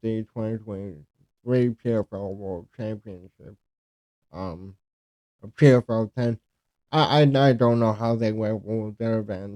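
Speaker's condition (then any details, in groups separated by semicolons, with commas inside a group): Cerebral palsy; speech affected by cerebral palsy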